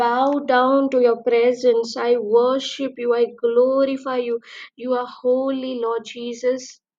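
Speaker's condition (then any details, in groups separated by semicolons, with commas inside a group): No condition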